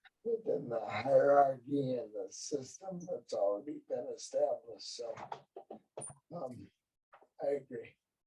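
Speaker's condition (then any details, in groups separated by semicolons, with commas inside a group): Cerebral palsy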